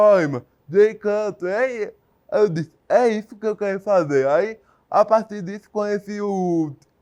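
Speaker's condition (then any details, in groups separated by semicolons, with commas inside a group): Cerebral palsy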